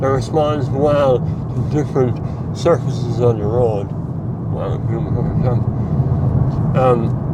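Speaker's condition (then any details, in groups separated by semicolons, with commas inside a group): Mouth cancer surgery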